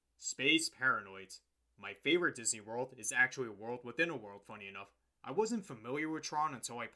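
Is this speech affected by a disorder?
No.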